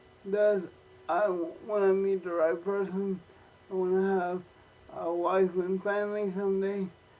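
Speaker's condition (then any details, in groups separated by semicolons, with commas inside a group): Cerebral palsy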